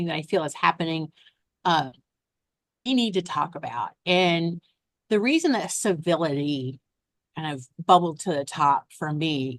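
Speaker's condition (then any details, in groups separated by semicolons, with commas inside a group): No condition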